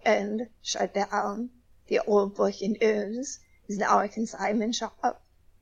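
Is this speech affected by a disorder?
Yes: spasmodic dysphonia; part of dystonia throughout body, onset as teenager in drama club, diagnosed in college, past Botox injections into vocal cords; voice cracking, may sound nervous, injections caused muteness for a month then very soft voice.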